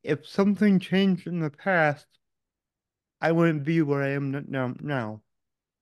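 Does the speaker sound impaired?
Yes: cerebral palsy; born without heartbeat or breathing, revived, oxygen loss brain damage, diagnosed age one, physical only; physical challenges, mentally unaffected.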